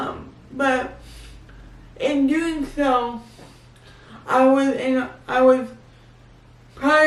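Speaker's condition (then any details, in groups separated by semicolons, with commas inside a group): Cerebral palsy; baclofen pump for spasms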